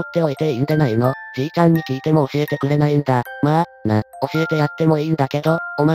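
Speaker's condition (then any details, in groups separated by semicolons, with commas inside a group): No condition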